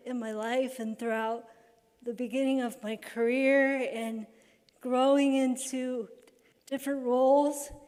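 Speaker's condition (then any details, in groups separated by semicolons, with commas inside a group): Cerebral palsy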